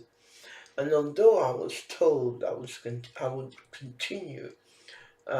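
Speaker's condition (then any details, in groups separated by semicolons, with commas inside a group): Facial palsy; can barely hear own speech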